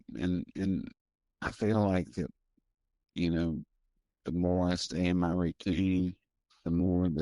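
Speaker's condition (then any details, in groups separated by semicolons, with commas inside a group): Primary progressive multiple sclerosis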